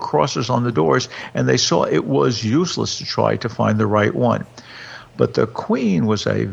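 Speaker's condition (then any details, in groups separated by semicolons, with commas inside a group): No condition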